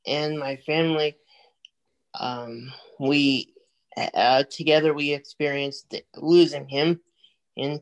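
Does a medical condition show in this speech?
Yes: cerebral palsy; from birth.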